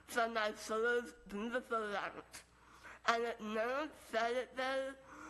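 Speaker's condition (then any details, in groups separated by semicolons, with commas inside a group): Moebius syndrome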